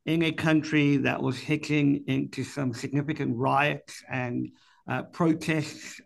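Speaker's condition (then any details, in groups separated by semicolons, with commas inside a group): Cleft palate; congenital cleft palate, speech and hearing impaired since birth, difficult childhood development; speech impediment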